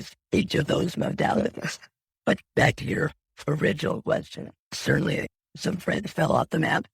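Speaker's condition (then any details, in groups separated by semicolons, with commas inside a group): Laryngectomy; voice box removed after radiation for head and neck cancer; natural voice lost, speaks with voice prosthesis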